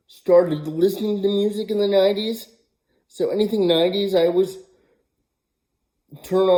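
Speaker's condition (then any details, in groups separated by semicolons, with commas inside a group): Cerebral palsy, spastic diplegia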